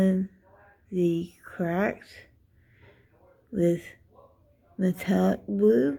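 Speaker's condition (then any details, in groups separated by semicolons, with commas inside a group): Dystonia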